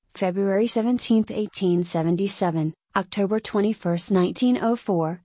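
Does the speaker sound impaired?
No.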